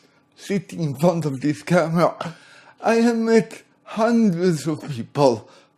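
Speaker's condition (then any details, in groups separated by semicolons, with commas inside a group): Cerebral palsy, severe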